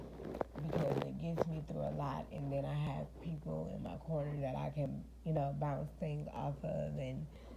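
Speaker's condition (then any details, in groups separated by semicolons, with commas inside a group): Cerebral palsy; spastic cerebral palsy from birth, lower body, tight muscles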